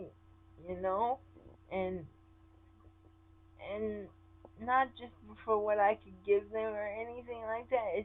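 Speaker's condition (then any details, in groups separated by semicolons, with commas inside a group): Cerebral palsy; sometimes affected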